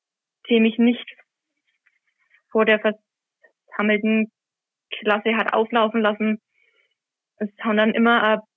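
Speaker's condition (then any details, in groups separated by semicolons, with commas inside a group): Stuttering; covert stuttering, first consciously noticed around age 10, hidden until age 21; no longer hiding stuttering, regularly reads Gospel and Epistle aloud in church as lector; reading aloud not stutter-free, anticipates hard words, formerly hid stutter with filler words and word swapping; blocks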